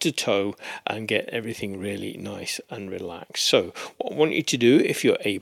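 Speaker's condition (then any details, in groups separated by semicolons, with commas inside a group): No condition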